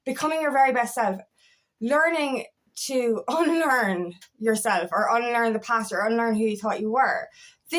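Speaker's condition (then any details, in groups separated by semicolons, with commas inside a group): No condition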